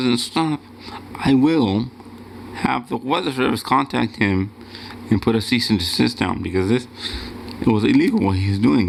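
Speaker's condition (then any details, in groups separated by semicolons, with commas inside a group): Cerebral palsy; wheelchair user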